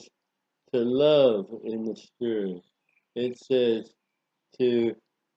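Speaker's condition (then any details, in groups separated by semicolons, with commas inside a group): Parkinson's disease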